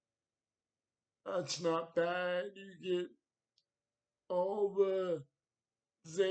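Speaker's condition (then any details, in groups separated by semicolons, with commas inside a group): Cerebral palsy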